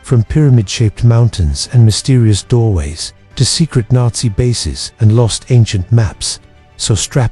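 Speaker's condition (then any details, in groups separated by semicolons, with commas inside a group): No condition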